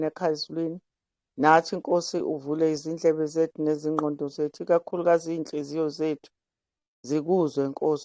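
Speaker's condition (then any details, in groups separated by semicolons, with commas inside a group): No condition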